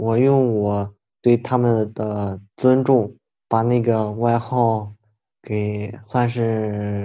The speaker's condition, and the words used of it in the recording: Stuttering. 然后我又通过好几年的时间将它就是不再那么结巴，后面就是说话就是有点含糊不清